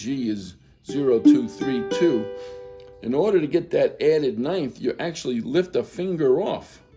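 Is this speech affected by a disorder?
No.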